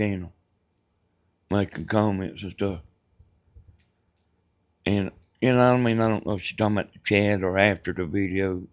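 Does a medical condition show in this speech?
Yes: brain bleed.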